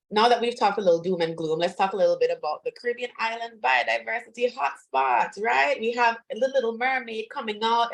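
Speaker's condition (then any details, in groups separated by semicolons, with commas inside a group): No condition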